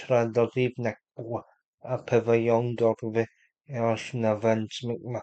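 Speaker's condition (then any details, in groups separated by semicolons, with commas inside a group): Cerebral palsy; unable to walk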